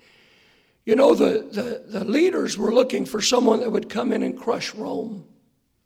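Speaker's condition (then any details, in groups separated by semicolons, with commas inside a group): Hoarseness after vocal cord surgery; hoarse voice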